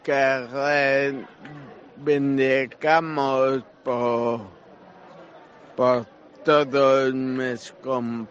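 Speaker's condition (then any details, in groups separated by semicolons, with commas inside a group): Cerebral palsy; fairly normalized life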